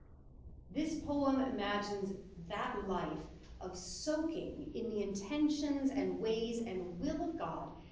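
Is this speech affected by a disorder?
No.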